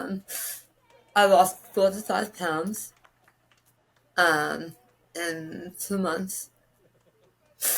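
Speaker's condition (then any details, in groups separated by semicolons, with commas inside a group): Tongue cancer with glossectomy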